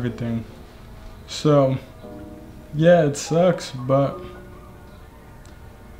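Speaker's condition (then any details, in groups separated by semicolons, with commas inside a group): ALS; leg onset, speech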